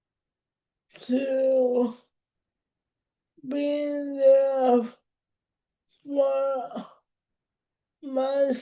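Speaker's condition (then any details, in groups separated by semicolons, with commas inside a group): Cerebral palsy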